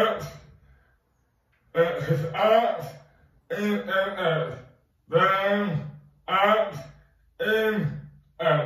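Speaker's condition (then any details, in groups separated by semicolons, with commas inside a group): Dystonia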